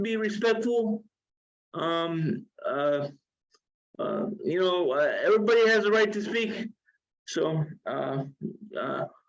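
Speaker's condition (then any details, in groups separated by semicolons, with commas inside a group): Cerebral palsy, severe; wheelchair user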